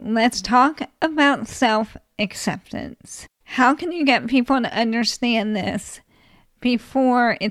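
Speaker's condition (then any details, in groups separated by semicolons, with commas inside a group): ALS; als onset in hand at 38, thumb-forefinger muscle loss, very little hand strength, very slow progression; body changing with disease, described as dying; still able to swallow and eat without choking, feeding tube not yet used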